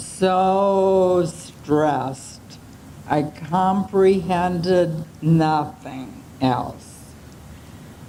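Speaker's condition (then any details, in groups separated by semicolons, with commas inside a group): ALS; slow speech, voice changes, swallowing trouble, excessive saliva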